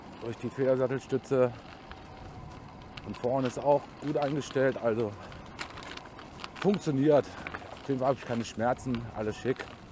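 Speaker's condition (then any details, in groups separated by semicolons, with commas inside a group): No condition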